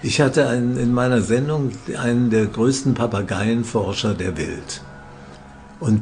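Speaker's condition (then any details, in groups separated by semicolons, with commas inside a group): Parkinson's disease; symptoms barely noticeable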